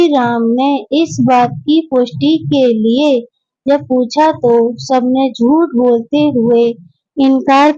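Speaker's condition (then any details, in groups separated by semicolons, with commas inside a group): No condition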